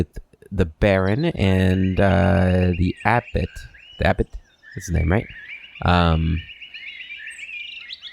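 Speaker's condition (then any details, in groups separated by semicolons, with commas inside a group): No condition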